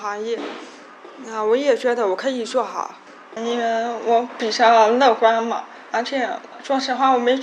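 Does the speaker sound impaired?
Yes: hearing impairment; hearing damaged in childhood, caused by accident, completed rehabilitation training with family support; speech training by parents talking from behind, single words like 我 repeated hundreds of times daily.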